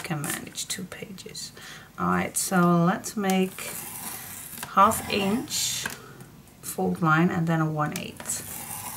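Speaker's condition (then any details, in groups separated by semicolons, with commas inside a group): No condition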